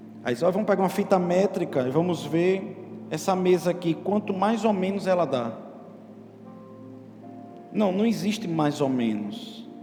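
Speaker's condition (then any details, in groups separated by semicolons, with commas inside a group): No condition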